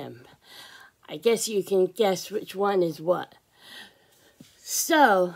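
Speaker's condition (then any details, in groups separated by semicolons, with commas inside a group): No condition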